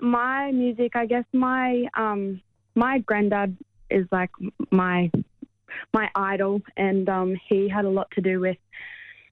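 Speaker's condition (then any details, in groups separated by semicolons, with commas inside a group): No condition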